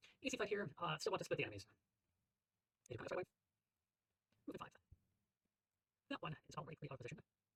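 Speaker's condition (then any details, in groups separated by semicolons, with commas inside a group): No condition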